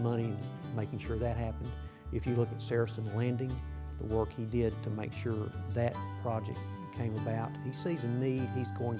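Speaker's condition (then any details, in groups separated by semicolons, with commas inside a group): No condition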